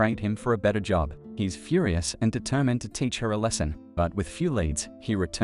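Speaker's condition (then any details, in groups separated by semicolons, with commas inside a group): No condition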